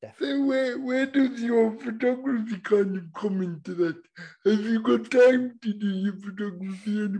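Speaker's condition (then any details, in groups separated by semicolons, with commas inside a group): Cerebral palsy; present from birth, uses wheelchair for getting around; voice described as unusual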